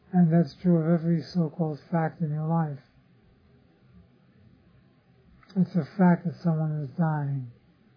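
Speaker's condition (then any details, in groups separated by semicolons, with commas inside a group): Parkinson's disease; others offer remedies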